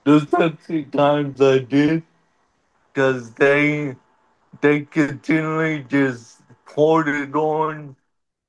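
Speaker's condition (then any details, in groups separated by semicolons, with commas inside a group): Cerebral palsy; wheelchair over the years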